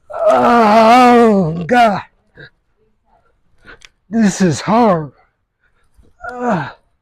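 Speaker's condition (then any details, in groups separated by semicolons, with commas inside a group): Traumatic brain injury; voice affected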